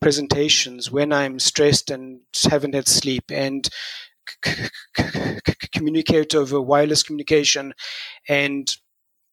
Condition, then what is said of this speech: Stuttering. Working on stuttering means for me being aware of what's happening when I stutter as well as what I am doing when I stutter, being mindful of ...